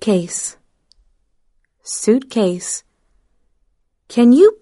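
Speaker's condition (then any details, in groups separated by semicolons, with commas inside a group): No condition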